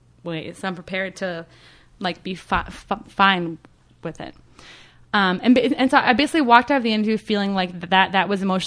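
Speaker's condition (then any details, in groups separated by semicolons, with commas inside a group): Stuttering; had stuttering therapy; openly discloses stuttering in job interviews; sometimes fluent when disclosing, slows down to explain stuttering to listeners; repeated sounds, prolonged sounds, blocks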